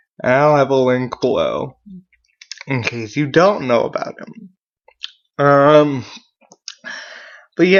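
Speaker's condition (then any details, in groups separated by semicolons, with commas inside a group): Cerebral palsy; mild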